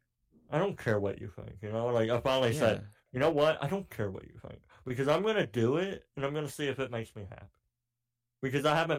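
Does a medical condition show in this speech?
Yes: cleft palate; cleft palate since childhood.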